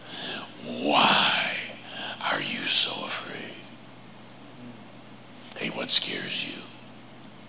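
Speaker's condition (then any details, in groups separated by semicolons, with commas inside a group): Laryngeal cancer; no spread on MRI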